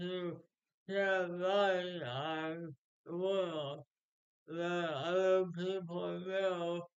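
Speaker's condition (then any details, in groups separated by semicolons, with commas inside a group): Speech impairment after birth surgery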